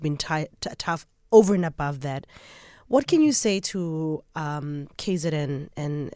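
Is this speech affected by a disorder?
No.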